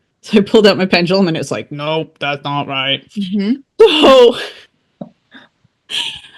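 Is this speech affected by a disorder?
No.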